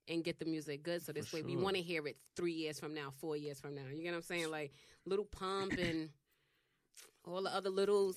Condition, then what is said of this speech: None; typical speech.